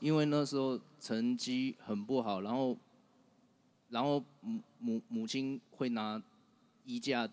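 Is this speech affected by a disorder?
Yes: stuttering; advised daily Heart Sutra 49 times and Great Compassion Mantra 21 times for it; stuttering at time of recording, advised daily Heart Sutra and Great Compassion Mantra chanting; stops after a couple of phrases, recited one long sentence on request; here repeated sounds, prolonged sounds.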